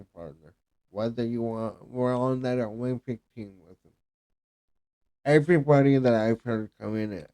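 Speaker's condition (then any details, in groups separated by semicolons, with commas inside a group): Cerebral palsy; speech affected by cerebral palsy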